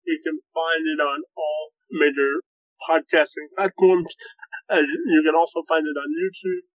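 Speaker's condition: Cerebral palsy; spastic quadriplegic, from birth, legs affected, cannot walk normally, affects muscle memory, movement and dexterity

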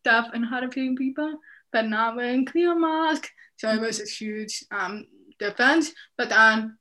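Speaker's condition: Deafness, profound, severe; left cochlear implant processor

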